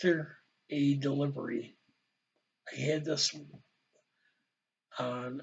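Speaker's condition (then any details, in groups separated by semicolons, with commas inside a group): Ataxia; balance and speech deficit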